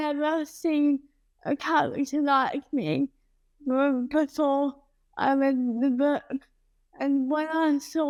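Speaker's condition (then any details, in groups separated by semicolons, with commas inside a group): Cerebral palsy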